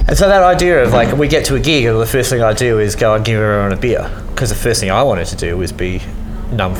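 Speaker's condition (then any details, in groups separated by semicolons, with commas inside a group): Cleft lip and palate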